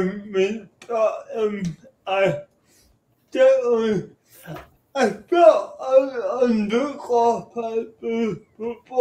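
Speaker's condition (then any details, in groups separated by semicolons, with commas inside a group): Cerebral palsy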